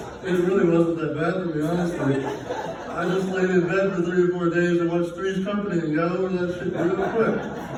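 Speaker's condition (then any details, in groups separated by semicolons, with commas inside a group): Cerebral palsy; present from birth, uses scooter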